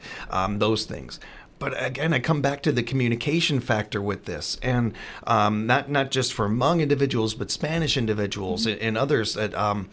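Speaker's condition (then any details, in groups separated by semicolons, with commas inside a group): No condition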